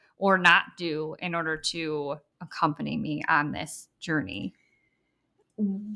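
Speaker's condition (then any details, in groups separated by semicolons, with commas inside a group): Bilateral cleft lip and palate; infant palatal obturator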